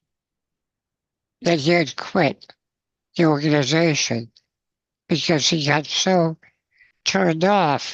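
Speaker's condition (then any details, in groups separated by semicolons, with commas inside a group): Spinal muscular atrophy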